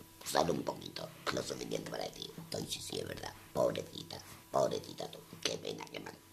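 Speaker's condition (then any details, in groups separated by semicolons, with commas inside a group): Total laryngectomy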